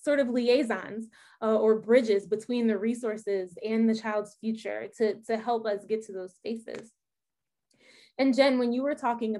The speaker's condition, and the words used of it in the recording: None; typical speech.